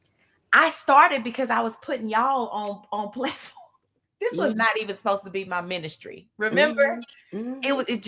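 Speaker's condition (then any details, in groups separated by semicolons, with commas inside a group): No condition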